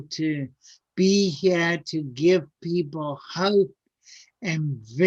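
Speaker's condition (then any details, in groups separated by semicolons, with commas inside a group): Cerebral palsy; diagnosed age four, late walking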